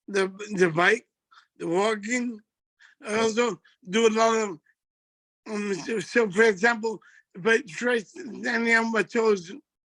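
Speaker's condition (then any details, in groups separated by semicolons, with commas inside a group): Multiple system atrophy; speech affected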